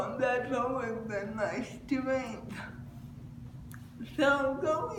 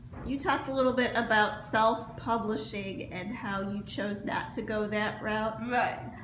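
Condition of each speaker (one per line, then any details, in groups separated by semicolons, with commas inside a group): Cerebral palsy; since childhood, types with one hand
No condition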